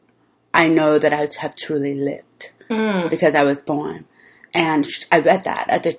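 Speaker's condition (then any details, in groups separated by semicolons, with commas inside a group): Deafness; deaf since childhood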